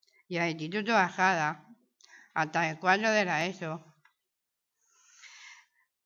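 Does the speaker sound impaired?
Yes: Down syndrome.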